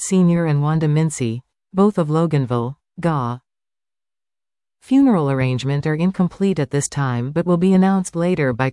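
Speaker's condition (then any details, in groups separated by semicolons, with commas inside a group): No condition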